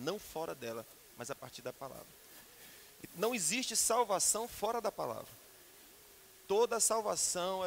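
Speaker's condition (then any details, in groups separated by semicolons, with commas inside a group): No condition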